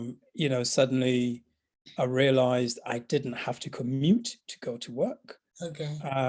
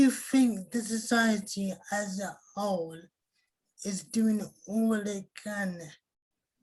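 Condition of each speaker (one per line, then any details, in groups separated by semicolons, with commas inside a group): No condition
Cerebral palsy; premature birth, ventilator at birth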